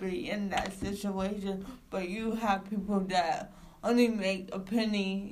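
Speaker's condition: Cerebral palsy; no wheelchair use

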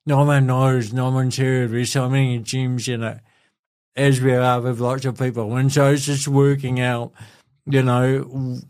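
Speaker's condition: Cerebral palsy; speech impediment

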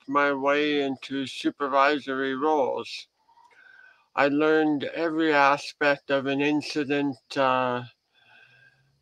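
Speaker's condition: Head and neck cancer surgery; large tumor removed from side of neck

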